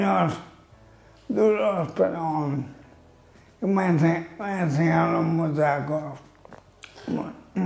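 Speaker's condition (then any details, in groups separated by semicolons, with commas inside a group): Amyotrophic lateral sclerosis (ela)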